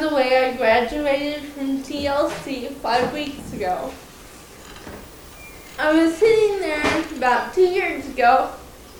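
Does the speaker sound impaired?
Yes: cerebral palsy, mild; present from birth, nurses spent 2 to 3 minutes reviving at birth, foot drop, slow movement; slightly slurred, harder to understand when excited and faster, easy to understand, took much work.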